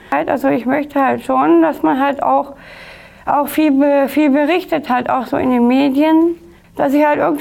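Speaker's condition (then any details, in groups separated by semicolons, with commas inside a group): Down syndrome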